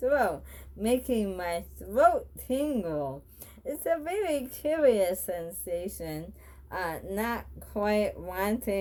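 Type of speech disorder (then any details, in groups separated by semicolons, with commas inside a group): Bulbar dysarthria; bulbar onset ALS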